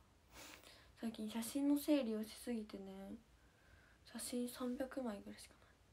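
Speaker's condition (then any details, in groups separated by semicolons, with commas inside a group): No condition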